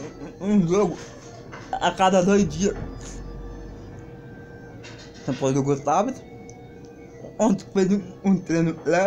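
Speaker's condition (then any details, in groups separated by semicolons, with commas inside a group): Cerebral palsy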